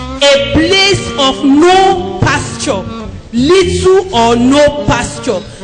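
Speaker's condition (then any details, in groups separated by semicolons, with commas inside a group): No condition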